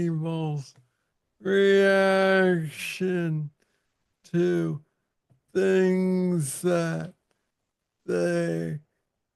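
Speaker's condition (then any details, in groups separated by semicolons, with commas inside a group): Parkinson's disease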